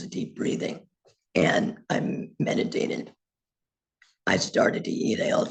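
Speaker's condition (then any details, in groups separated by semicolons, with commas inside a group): Laryngectomy; voice prosthesis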